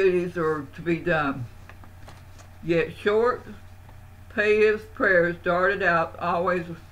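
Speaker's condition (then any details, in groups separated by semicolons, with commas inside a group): Parkinson's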